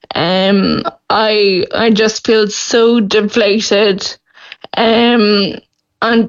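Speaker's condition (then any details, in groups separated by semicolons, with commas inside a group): Friedreich's ataxia; progressive, relentless disease, campaigning for access to Skyclarys, state funding decision deferred; speaking very hard, exhausted after speaking, swallowing worsening, more frequent choking episodes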